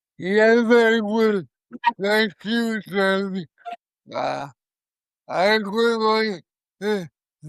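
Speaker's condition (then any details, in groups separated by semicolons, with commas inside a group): Cerebral palsy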